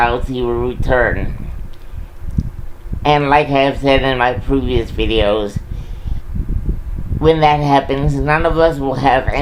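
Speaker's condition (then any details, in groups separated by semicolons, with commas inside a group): Cerebral palsy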